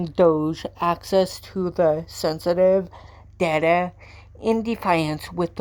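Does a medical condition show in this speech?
Yes: cerebral palsy.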